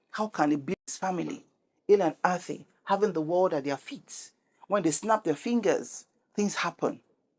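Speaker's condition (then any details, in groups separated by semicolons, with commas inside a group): No condition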